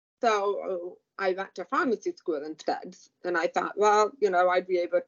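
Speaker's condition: Profound deafness; profound deafness since age two from meningitis, about 90% hearing lost, vestibular loss, relearned walking; communicates with speech and lip reading, masked speakers add difficulty; relearned speaking and lip reading after childhood deafness

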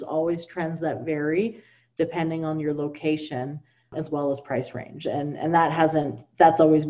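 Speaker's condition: No condition

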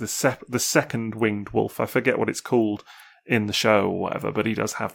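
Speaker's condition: No condition

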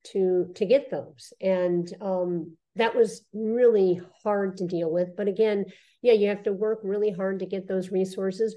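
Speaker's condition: Cleft lip and palate; congenital, surgeries from birth to age 5 including ears, first reconstructive surgery at 17, mouthpiece before; spoke funny and whistled before reconstruction at 17

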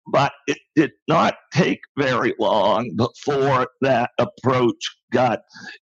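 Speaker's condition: Spasmodic dysphonia; voice difference audible to listeners

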